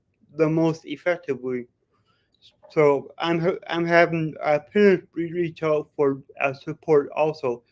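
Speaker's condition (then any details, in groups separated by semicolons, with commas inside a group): Cerebral palsy; present from birth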